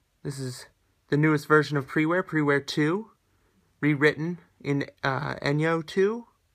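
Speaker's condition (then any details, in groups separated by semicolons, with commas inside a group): No condition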